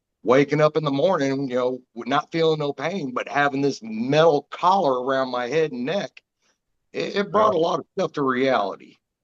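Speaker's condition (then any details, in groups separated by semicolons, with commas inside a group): No condition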